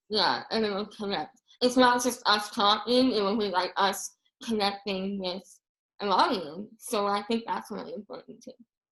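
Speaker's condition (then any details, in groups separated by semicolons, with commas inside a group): Moebius syndrome; paralyzed tongue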